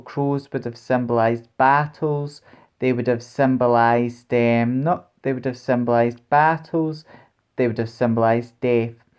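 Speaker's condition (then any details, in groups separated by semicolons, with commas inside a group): No condition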